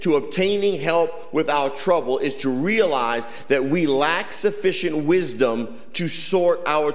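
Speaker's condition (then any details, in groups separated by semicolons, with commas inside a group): No condition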